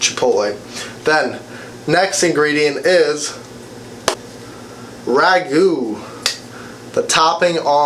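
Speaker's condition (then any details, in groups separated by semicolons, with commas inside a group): No condition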